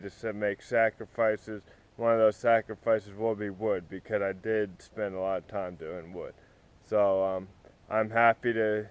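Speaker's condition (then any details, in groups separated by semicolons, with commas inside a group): Cerebral palsy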